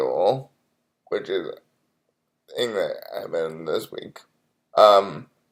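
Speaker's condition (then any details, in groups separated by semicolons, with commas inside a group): Cerebral palsy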